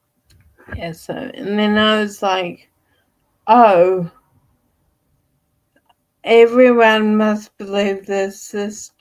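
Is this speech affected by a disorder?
Yes: Friedreich's ataxia; wheelchair user.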